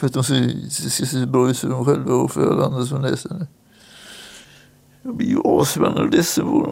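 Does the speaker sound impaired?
Yes: atypical Parkinson's; very rare form, began with finger tremor, sudden freezing of hand movement, stiffness, sometimes cannot rise from bed; movements stiffen mid-interview, takes dopamine tablet, cycling and stretching exercises for stiffness, trained at Bombun; suddenly slurs mid-conversation.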